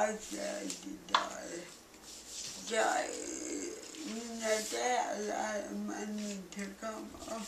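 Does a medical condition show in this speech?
Yes: cerebral palsy.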